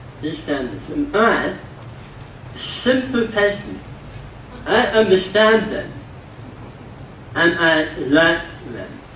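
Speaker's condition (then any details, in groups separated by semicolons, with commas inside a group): Dysarthria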